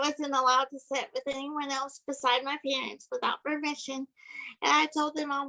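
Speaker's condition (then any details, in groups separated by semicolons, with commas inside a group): Cerebral palsy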